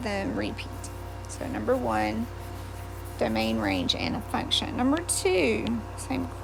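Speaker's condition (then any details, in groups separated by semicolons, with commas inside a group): No condition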